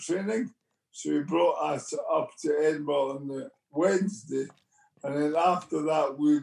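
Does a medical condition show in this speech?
Yes: motor neurone disease; speech therapists offered.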